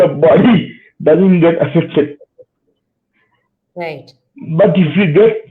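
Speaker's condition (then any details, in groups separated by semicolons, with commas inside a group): Cerebral palsy; spastic type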